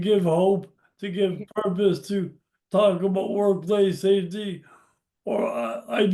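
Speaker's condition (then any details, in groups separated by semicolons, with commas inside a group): Brain injury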